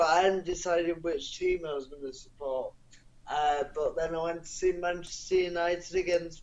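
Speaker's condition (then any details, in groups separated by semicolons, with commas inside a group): Cerebral palsy; non-progressive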